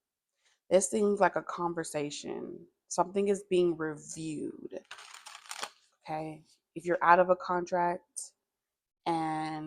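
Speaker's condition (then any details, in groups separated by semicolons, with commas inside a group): No condition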